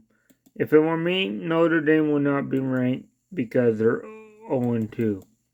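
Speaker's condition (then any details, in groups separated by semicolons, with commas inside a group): Cerebral palsy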